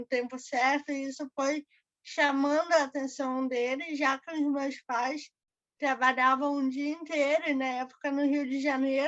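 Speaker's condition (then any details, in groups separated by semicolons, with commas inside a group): Cerebral palsy; birth brain injury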